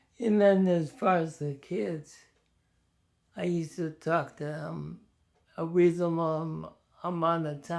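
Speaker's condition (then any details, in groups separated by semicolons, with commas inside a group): ALS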